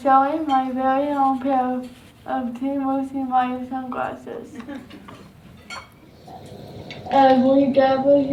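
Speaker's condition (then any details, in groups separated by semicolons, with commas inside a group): Cerebral palsy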